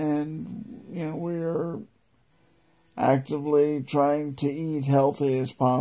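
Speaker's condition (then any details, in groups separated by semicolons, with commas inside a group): Multiple sclerosis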